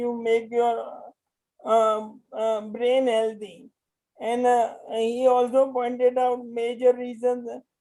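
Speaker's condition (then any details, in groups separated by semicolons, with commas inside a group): Motor neuron disease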